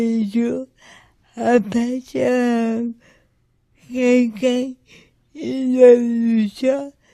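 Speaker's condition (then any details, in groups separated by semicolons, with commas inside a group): Cerebral palsy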